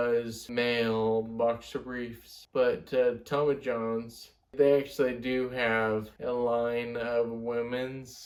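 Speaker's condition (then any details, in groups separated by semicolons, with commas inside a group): Friedreich's ataxia; fine motor difficulty, needs pressure relief; sits for long periods, uses button hook, ankle rolling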